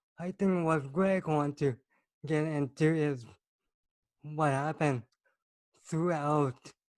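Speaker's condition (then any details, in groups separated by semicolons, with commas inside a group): Cerebral palsy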